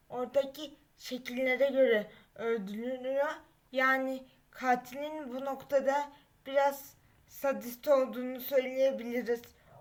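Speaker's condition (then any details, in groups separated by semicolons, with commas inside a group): Cerebral palsy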